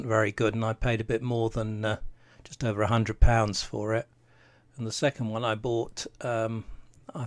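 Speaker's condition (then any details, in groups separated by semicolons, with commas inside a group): No condition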